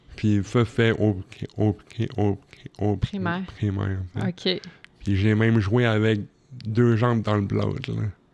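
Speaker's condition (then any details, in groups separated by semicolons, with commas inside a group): Cerebral palsy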